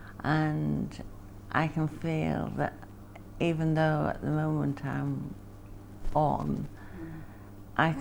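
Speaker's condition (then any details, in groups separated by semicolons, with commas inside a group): Parkinson's disease; had speech therapy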